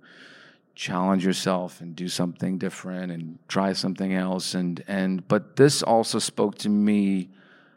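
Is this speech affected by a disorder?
No.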